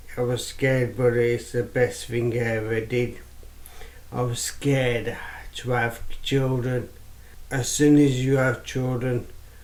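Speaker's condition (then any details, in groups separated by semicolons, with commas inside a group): Amyotrophic lateral sclerosis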